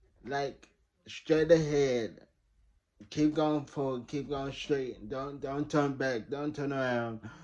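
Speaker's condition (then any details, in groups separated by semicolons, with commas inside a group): Traumatic brain injury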